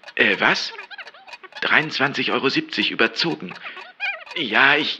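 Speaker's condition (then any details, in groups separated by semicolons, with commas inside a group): No condition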